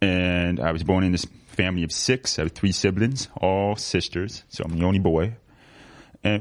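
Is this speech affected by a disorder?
Yes: severe to profound hearing loss; congenital sensorineural, severe to profound right, moderate to severe left, diagnosed at 2.5 years; cochlear implant right ear, implant plus hearing aid left, hearing aids from 2.5 for ten years; lost many language skills from late diagnosis.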